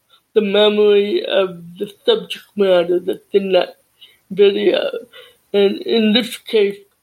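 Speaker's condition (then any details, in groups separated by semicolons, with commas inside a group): Deafness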